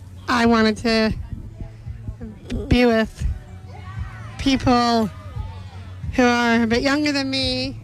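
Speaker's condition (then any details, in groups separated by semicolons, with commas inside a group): Down syndrome; intellectual disability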